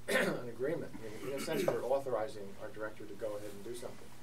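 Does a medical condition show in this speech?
No.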